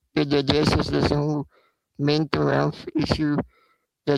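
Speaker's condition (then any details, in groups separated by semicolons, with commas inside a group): Spinal muscular atrophy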